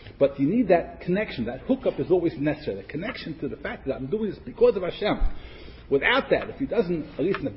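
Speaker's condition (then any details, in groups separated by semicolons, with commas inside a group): No condition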